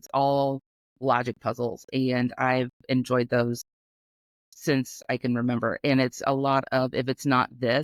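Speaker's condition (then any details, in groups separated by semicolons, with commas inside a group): No condition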